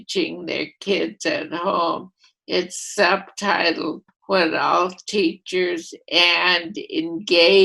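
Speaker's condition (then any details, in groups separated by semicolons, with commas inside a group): Primary lateral sclerosis; voice affected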